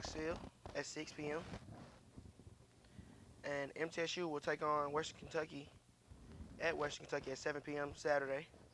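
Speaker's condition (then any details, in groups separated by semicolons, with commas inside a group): No condition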